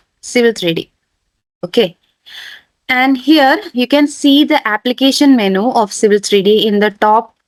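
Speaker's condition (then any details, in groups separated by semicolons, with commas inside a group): No condition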